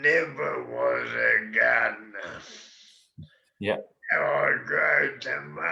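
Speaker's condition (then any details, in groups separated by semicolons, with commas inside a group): MND; voice affected early, stable since diagnosis, can no longer sing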